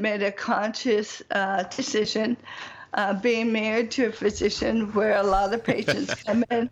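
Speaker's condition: Bulbar ALS; lisp, difficulty with articulation, effortful tongue movement, not speaking clearly, ALS impact audible

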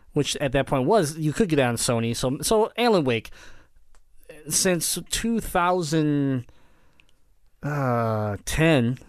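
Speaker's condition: Cleft palate; kept home from school while healing

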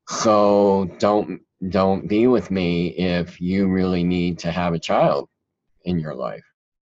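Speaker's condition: Cleft palate; speech impediment still present, talked funny as a child

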